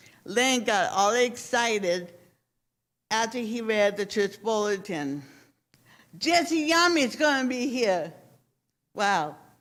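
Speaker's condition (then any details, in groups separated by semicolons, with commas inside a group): Cerebral palsy; from birth, brain damage, left side weak; speech impediment, extensive speech therapy for pronunciation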